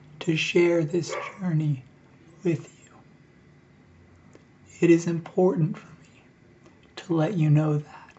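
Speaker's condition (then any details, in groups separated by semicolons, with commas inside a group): ALS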